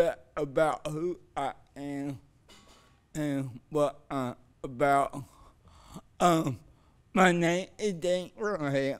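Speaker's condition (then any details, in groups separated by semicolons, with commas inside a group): Cerebral palsy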